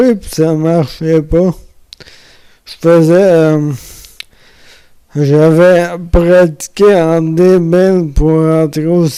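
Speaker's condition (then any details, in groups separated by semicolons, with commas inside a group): Amyotrophic lateral sclerosis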